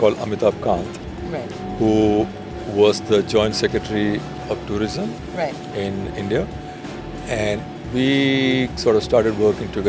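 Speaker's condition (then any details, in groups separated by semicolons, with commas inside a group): No condition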